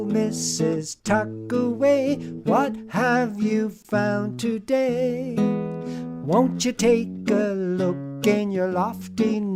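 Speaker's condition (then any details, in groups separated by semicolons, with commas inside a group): No condition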